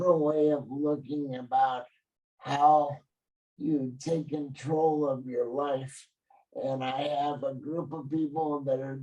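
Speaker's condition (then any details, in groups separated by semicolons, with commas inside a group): Cerebral palsy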